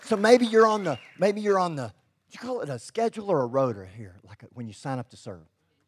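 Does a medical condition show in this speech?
Yes: cleft lip and palate; congenital, present from birth; preaches publicly, has preached in over 50 nations; expected never to be able to speak.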